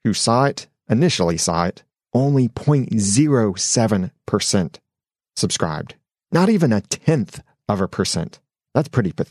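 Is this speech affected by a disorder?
No.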